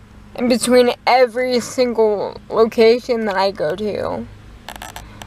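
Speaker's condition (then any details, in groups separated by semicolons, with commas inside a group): Cerebral palsy, dystonic hemiplegia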